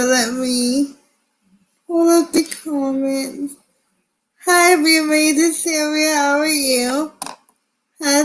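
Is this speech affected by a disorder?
Yes: cerebral palsy.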